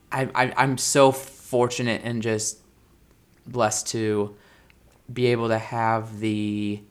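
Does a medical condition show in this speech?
Yes: stuttering; no longer uses fluency techniques, stutters openly including in acting; fluent when singing, formerly word switching and circumlocution, hiding caused tension and struggle; here repeated sounds, repeated words.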